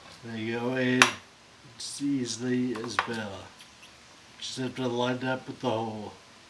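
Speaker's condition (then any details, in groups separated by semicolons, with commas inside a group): Friedreich's ataxia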